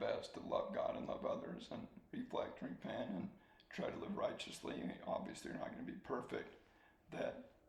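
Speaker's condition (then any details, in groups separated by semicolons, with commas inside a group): ALS; slow-progressing form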